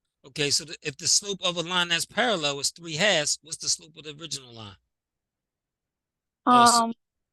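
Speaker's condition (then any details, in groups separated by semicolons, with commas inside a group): No condition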